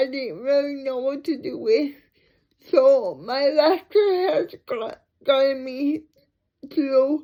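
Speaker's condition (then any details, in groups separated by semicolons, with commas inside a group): Cerebral palsy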